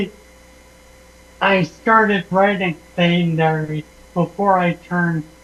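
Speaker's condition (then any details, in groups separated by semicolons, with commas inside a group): Traumatic brain injury; had tracheostomy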